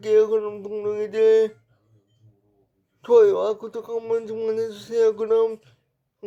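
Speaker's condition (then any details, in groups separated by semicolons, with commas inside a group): Brain lesion disability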